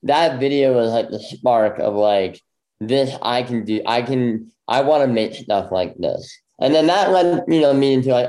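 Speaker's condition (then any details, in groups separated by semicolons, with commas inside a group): Bilateral cleft lip; congenital bilateral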